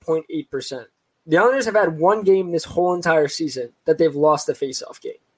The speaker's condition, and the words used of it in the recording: No condition.